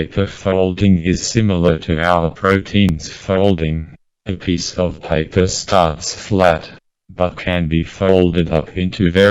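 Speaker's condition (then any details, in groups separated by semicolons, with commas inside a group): Motor neurone disease, speech-generating device; familial, breathing surgery; about three years since diagnosis; breathing surgery needed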